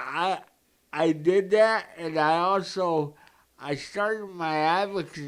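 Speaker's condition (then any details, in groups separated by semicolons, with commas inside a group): Cerebral palsy; present from birth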